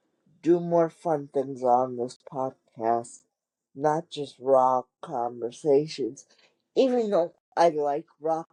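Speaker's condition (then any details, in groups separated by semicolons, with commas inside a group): Cerebral palsy; wheelchair user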